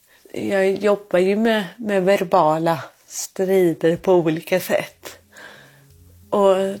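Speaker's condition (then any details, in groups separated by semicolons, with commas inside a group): Cerebral palsy; cerebral palsy from birth asphyxia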